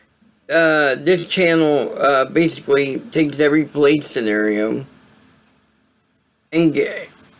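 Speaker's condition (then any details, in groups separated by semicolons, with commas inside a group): Cerebral palsy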